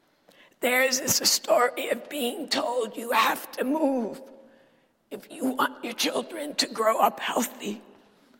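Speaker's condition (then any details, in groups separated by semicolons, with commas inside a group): Dysphonia; sultry voice, not a sore throat, still preaches with this voice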